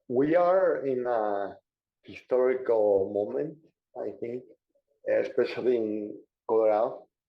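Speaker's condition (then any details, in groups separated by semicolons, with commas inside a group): Cerebral palsy; diagnosed in childhood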